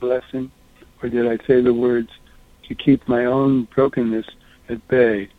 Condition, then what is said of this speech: Parkinson's disease. And then I would think I went to other, specifically Parkinson doctors, and discovered, yes, indeed, and that my throat is getting closed up.